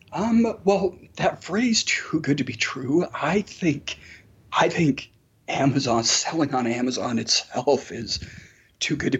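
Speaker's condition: Spasmodic dysphonia; slightly better over 10 years

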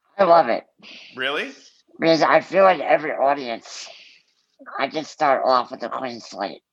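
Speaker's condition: Muscular dystrophy; good public speaker, public speaking for over two thirds of life

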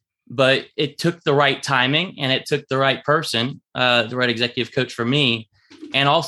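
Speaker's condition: No condition

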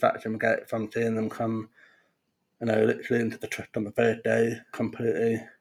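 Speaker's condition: Profound deafness; congenital profound deafness

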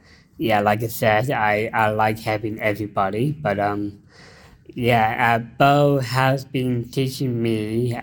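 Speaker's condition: Down syndrome; intellectual disability

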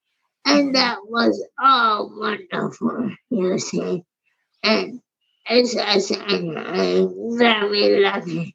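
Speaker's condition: Primary lateral sclerosis; about 20 years, age 80, falls, poor walking, wheelchair, diagnosed by Dr. Macken; progressing, physical and occupational therapy, ALS clinic, ALS Association Philadelphia support; slurred speech, swallowing difficulty at first exam by Dr. Levitz, Lehigh Neurology, speech later forced quitting

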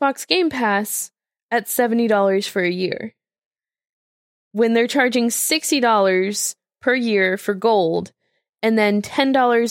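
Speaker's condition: No condition

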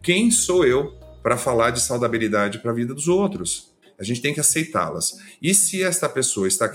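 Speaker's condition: No condition

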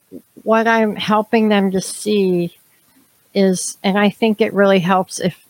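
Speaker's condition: Cleft palate, severe; feeding problems

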